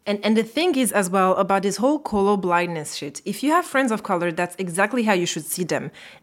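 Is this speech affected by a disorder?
No.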